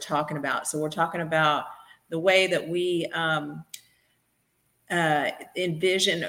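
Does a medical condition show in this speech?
No.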